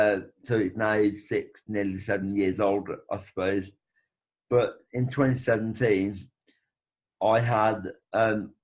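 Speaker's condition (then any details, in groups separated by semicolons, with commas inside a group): Brain bleed with facial paralysis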